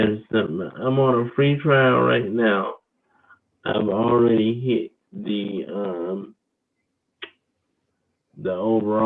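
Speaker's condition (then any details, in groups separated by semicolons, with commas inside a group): Cerebral palsy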